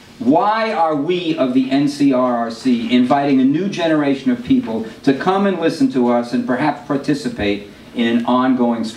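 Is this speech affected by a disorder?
No.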